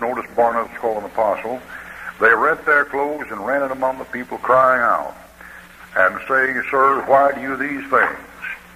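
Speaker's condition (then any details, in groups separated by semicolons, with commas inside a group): No condition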